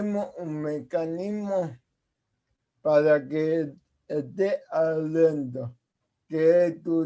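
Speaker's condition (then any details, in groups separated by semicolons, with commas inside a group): Cerebral palsy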